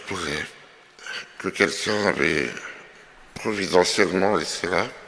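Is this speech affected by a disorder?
Yes: myopathy.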